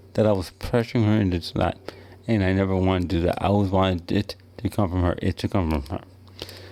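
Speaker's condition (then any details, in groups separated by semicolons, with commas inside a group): Cerebral palsy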